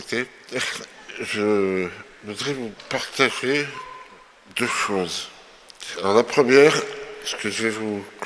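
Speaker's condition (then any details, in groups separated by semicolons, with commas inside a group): Myopathy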